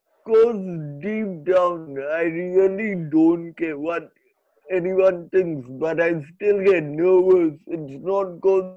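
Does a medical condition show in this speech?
Yes: cerebral palsy.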